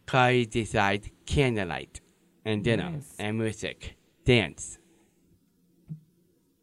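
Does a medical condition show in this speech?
Yes: Down syndrome.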